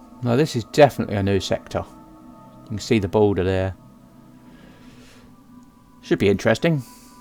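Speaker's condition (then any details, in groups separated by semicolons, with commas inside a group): No condition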